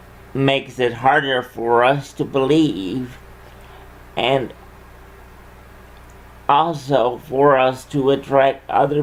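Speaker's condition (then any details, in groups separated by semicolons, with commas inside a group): Cerebral palsy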